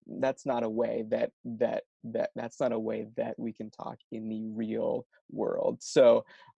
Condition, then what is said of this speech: Stuttering. Like i said yes to this podcast because of the because of the fluency techniques that i was taught